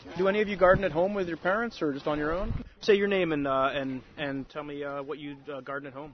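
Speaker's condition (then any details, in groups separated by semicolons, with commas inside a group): No condition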